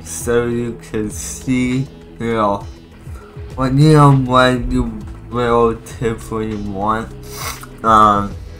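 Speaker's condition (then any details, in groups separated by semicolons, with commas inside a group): Cerebral palsy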